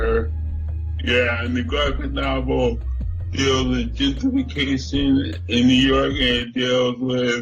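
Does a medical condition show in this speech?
Yes: cerebral palsy.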